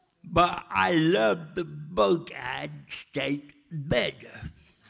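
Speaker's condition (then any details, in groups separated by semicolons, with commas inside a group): Cerebral palsy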